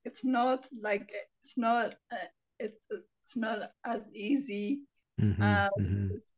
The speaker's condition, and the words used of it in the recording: Stuttering. But then on those days where I have like a bad speech day or weeks or it could even be months,